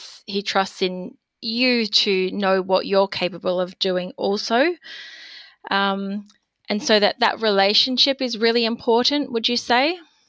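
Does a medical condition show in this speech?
No.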